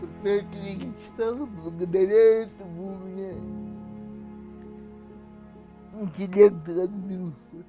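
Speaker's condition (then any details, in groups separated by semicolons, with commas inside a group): Cerebral palsy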